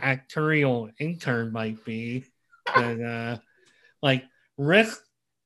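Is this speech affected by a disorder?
Yes: cleft lip and palate; congenital.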